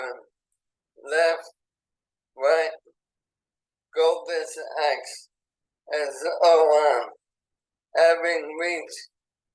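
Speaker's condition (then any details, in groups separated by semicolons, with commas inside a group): ALS; affects legs and lungs; burning in lungs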